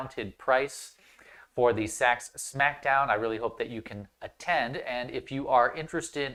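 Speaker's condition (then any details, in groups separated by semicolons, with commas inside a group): No condition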